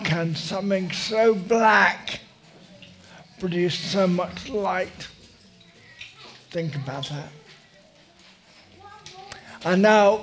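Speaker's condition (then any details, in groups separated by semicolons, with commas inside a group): Motor neurone disease; uses wheelchair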